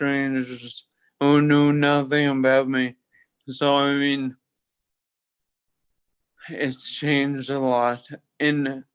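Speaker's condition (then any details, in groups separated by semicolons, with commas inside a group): Toxic leukoencephalopathy, locked-in syndrome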